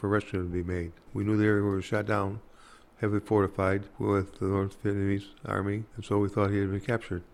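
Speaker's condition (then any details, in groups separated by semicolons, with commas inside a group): Parkinson's disease; hard time walking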